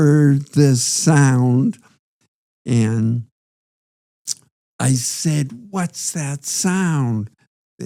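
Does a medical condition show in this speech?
Yes: Parkinson's disease.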